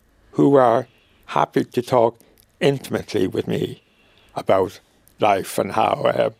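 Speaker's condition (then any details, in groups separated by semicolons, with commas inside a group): Motor neuron disease; wheelchair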